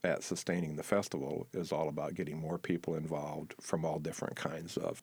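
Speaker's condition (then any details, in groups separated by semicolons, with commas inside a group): No condition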